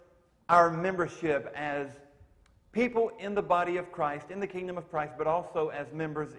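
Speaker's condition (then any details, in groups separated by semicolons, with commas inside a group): No condition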